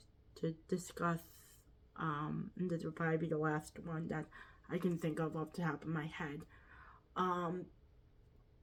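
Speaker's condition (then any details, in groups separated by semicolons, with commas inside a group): Quadriplegic cerebral palsy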